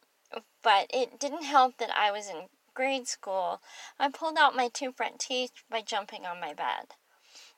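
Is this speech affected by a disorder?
Yes: cleft palate; congenital cleft palate, mouth sewn together, high deformed palate, palatal fistula, childhood speech therapy; adult, wears full front partial from orthodontist closing fistula, speech easily understood since age 23; without partial air escapes to nasal passage, mushy unclear speech, could not roll r's, now improved.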